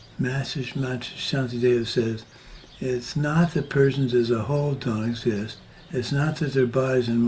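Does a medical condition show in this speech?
Yes: Parkinson's disease.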